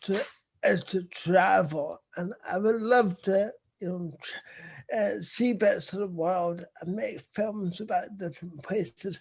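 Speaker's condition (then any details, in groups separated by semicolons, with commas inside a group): Cerebral palsy; visible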